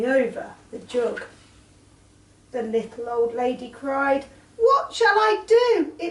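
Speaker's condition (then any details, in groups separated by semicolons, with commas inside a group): No condition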